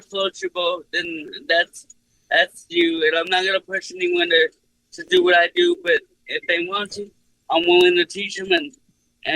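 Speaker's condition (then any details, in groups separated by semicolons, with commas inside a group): Cerebral palsy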